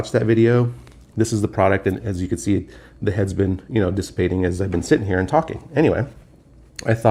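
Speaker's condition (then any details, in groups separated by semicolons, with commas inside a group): No condition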